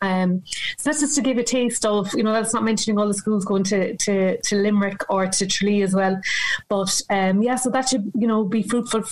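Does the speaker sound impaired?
No.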